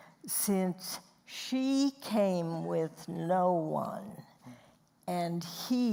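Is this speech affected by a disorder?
Yes: spasmodic dysphonia.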